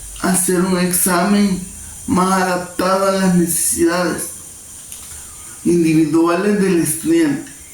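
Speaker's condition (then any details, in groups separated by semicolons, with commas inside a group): Cerebral palsy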